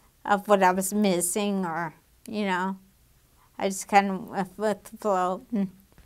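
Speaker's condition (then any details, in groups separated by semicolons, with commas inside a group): Damaged diaphragm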